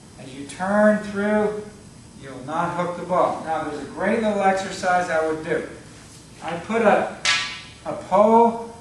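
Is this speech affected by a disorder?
No.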